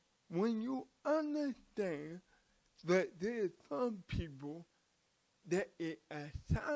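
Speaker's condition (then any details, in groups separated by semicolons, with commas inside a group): Cerebral palsy; from birth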